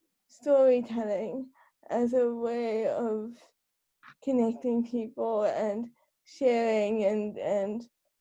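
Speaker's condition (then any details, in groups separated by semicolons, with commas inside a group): Cerebral palsy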